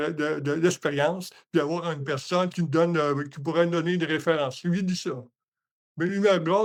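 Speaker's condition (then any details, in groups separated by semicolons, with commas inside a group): Hemiparalysis; muffled speech, like hot potato in mouth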